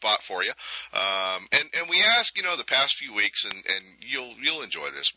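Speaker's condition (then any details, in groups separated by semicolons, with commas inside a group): No condition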